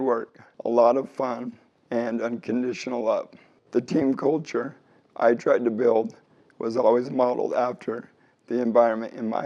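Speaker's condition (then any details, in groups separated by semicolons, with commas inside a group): ALS; slow-progressing form, feeding tube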